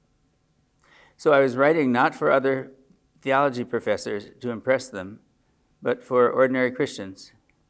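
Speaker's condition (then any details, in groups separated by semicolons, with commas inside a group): Parkinson's disease; age 74; more tremor than usual today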